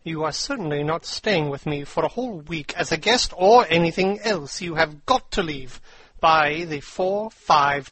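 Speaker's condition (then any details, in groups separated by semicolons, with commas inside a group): No condition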